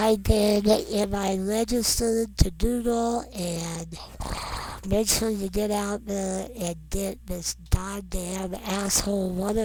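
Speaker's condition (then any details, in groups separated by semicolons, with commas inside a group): Non-progressive muscular dystrophy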